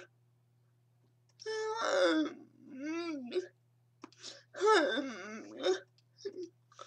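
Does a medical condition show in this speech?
Yes: cerebral palsy.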